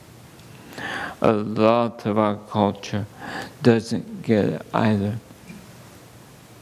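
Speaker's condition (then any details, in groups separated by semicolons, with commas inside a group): ALS; under neurologist care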